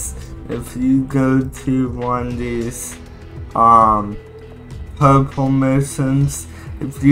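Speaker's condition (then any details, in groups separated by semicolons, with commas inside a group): Cerebral palsy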